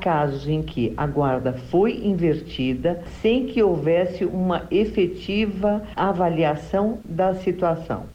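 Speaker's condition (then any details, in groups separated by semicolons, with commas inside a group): No condition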